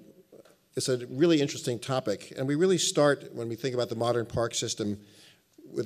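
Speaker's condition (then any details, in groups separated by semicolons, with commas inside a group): No condition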